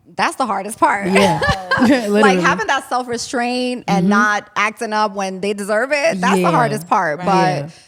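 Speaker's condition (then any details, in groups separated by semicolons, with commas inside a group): No condition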